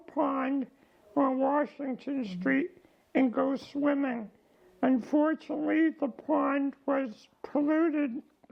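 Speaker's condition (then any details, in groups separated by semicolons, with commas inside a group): ALS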